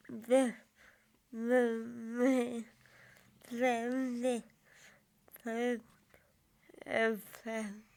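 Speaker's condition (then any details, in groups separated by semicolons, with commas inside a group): Cerebral palsy; from birth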